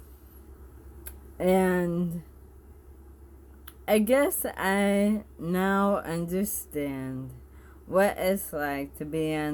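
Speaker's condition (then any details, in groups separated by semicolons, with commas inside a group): Bulbar ALS; bulbar onset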